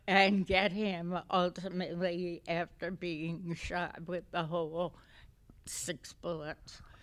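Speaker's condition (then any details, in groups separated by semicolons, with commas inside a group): Essential tremor; may be hard to understand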